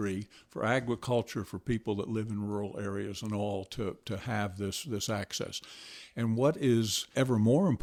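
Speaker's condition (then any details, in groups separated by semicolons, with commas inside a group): No condition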